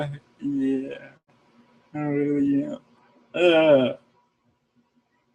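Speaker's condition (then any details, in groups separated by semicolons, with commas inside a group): Cerebral palsy; from birth; speech therapy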